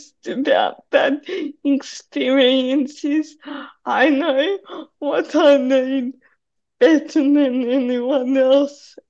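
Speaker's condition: Cerebral palsy; needs hand to hold on steep stairs

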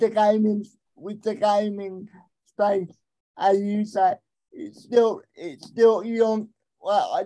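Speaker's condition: Cerebral palsy; stutters a lot

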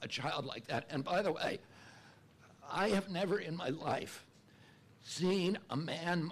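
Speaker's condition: Spasmodic dysphonia; voice often failed completely

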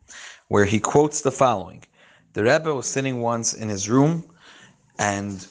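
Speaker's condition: No condition

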